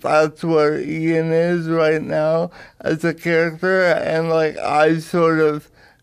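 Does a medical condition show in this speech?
Yes: cerebral palsy; power wheelchair user.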